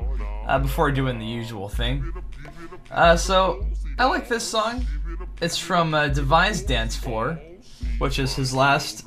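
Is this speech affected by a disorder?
No.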